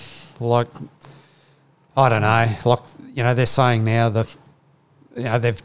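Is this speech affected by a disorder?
No.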